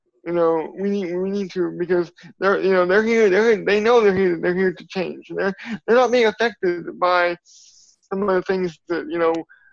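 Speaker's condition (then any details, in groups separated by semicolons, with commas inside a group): Cerebral palsy; from birth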